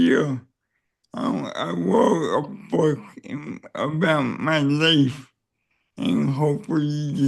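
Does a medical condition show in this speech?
Yes: cerebral palsy; neck surgery went badly.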